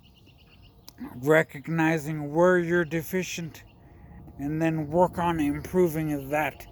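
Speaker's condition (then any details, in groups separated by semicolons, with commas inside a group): Traumatic brain injury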